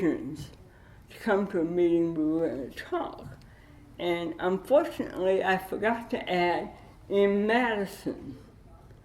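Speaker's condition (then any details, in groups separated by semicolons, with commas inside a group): Cerebral palsy with dystonia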